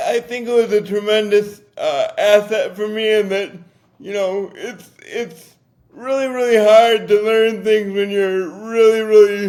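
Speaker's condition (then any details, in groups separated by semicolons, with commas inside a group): Cerebral palsy; difficult to talk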